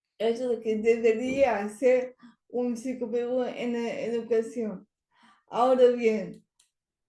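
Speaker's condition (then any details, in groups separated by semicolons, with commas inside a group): Cerebral palsy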